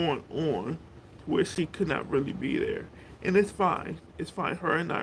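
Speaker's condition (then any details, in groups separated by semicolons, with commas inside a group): Cerebral palsy; 16 surgeries, wrist straightening, both knees reconstructed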